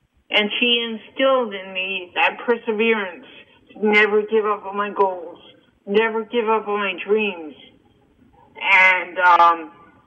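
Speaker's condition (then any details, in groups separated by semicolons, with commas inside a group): Cerebral palsy and hearing loss; congenital cerebral palsy and hearing loss from birth, seen by 7-9 doctors in New Jersey, told would never walk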